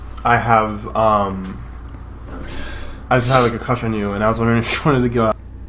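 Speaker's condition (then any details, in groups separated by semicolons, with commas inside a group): No condition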